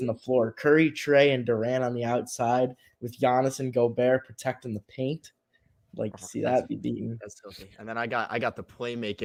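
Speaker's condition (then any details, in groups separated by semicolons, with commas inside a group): No condition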